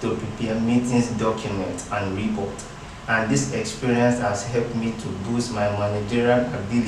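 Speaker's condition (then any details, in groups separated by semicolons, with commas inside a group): No condition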